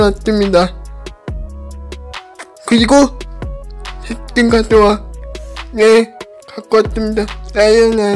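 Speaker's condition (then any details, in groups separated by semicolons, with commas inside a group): Cerebral palsy; brain lesion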